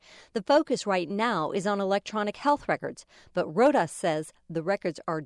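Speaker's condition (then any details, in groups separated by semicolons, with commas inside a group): No condition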